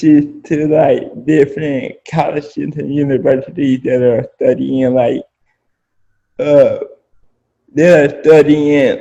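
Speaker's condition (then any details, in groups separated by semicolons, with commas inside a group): Spastic quadriplegic cerebral palsy; lives independently, much therapy in childhood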